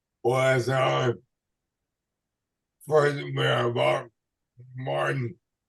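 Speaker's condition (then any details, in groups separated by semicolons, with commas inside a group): ALS/MND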